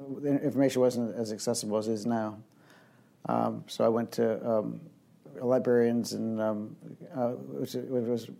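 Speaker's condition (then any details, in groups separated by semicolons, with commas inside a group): Young onset Parkinson's disease; diagnosed at 23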